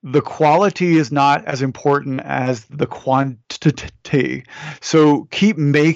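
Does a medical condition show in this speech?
Yes: stuttering; lifelong stutter, never goes away, Toastmasters member for a while practicing public speaking; ongoing stutter, constant struggle, asks others not to finish words; sometimes quieted through focus, phone calls a struggle; here prolonged sounds, blocks.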